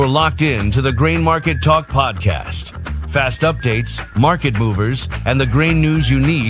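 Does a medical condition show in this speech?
No.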